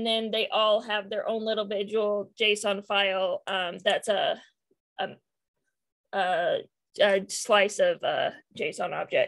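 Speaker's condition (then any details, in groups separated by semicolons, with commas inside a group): No condition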